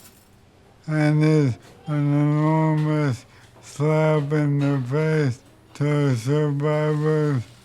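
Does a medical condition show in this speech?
Yes: ALS; uses wheelchair.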